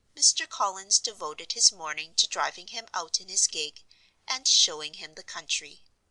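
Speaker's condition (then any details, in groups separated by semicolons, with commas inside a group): No condition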